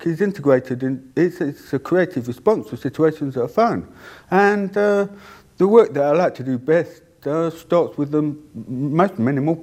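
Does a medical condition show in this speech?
Yes: deafness; cannot hear own voice.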